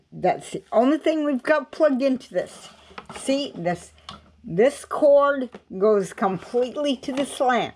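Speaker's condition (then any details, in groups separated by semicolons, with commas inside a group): Cerebral palsy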